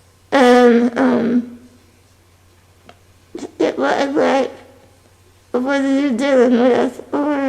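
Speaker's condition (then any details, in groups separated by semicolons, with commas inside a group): Spinal muscular atrophy type 2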